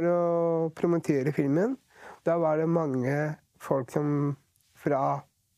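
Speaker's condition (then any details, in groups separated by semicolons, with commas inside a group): Down syndrome; present since birth; age 43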